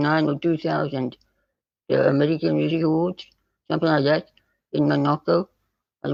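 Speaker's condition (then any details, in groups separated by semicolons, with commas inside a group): Spinal muscular atrophy type 2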